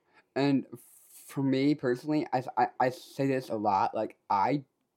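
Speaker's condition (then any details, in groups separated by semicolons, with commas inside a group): Down syndrome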